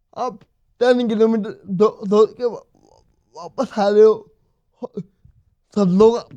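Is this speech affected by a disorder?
Yes: cerebral palsy.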